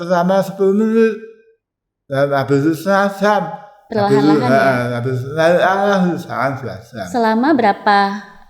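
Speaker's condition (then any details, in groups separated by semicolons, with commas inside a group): Tongue cancer; biopsy-confirmed, ECCT treatment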